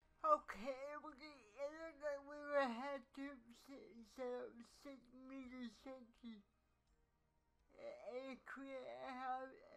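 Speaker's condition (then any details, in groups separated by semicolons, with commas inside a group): Cerebral palsy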